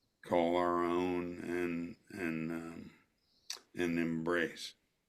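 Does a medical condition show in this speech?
Yes: ALS; voice retained.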